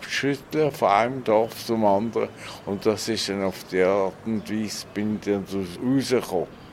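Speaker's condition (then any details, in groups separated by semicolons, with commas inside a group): Stroke; stroke after a broken leg, aged 83; recovering, generally much better, rebuilding lost language skills, returning slowly; sometimes speaks a bit slowly, lost some learned local West African languages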